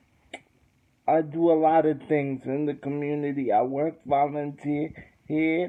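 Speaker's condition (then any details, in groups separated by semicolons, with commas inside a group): Cerebral palsy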